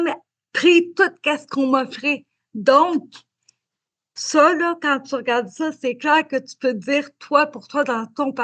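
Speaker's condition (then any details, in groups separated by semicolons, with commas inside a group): Cerebral palsy; learning to speak was challenging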